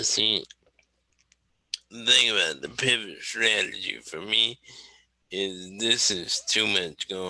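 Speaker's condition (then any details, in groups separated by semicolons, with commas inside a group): Cerebral palsy; wheelchair user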